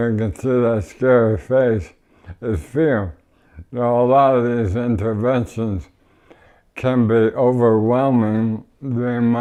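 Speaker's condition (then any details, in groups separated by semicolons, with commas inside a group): ALS; no tracheostomy, power wheelchair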